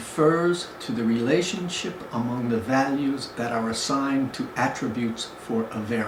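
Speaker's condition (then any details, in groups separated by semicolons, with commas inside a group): No condition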